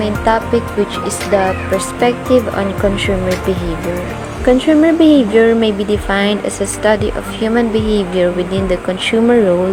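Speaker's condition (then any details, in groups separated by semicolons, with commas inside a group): No condition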